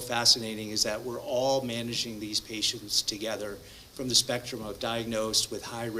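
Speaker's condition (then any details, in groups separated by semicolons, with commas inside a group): No condition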